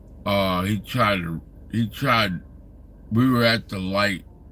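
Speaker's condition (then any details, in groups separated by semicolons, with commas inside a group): Slurred speech; still slurs words occasionally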